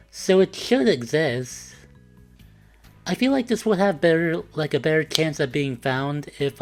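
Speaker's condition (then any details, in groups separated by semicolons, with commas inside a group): No condition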